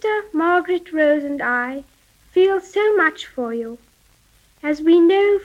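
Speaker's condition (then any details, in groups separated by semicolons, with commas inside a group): No condition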